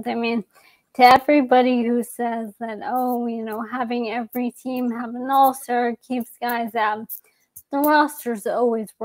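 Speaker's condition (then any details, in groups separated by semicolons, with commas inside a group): ALS; young onset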